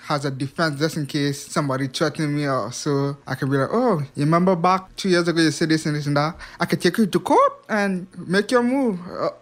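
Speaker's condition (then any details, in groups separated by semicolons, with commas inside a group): Hearing impairment; past speech impediment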